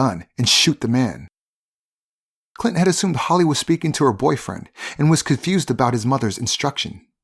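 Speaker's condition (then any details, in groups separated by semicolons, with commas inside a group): No condition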